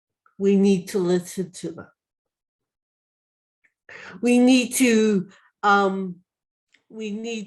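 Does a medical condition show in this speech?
Yes: cerebral palsy.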